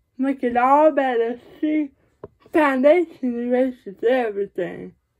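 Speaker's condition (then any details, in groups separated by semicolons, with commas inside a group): Cerebral palsy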